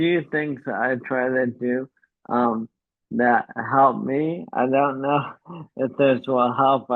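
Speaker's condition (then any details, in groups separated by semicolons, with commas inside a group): ALS; uses pre-recorded voice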